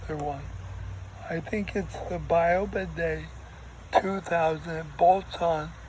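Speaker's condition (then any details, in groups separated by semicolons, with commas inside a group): ALS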